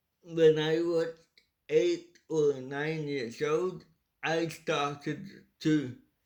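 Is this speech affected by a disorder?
Yes: cerebral palsy.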